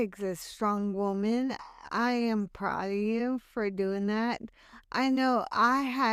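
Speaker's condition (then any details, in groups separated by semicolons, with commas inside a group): Hemiplegic cerebral palsy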